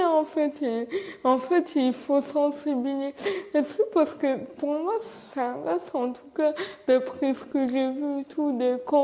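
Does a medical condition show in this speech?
Yes: cerebral palsy; from birth, uses wheelchair.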